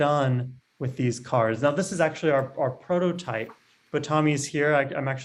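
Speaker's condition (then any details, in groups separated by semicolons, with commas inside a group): No condition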